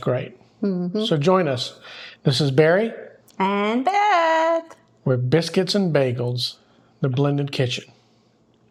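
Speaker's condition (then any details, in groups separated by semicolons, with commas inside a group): No condition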